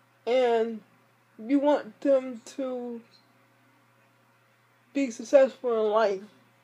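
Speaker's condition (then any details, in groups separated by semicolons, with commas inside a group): Speech impairment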